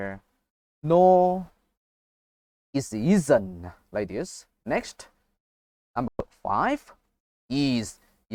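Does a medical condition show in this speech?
No.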